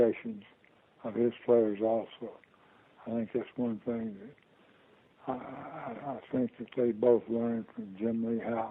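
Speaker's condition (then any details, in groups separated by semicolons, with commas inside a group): Parkinson's disease; diagnosed about two years ago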